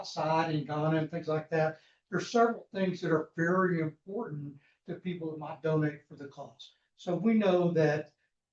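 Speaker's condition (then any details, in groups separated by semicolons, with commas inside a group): No condition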